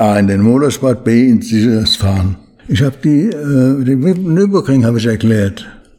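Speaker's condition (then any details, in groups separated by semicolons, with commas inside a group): Parkinson's disease; needs much training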